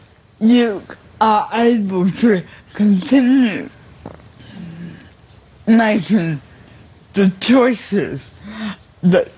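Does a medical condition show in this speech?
Yes: cerebral palsy and multiple sclerosis; cerebral palsy lifelong, multiple sclerosis diagnosed later, increasingly less able to do things.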